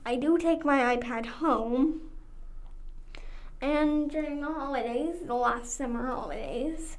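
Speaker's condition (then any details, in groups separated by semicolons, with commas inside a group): Cerebral palsy; Botox then SDR by Dr. Parks for spasms, physio intensive with Beck at 4, poor fine motor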